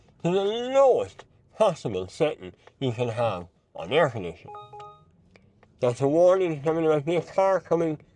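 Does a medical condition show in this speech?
Yes: mouth cancer; speech changed by cancer.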